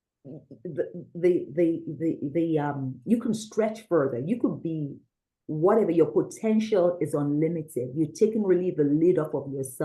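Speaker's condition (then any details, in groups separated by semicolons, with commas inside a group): No condition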